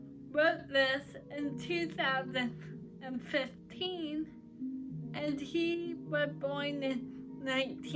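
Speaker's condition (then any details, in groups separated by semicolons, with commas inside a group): Cerebral palsy; uses crutches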